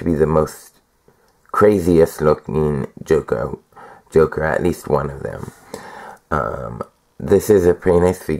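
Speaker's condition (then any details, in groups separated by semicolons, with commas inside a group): No condition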